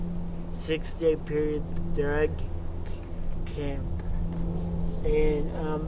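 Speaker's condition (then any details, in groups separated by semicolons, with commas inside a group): Cerebral palsy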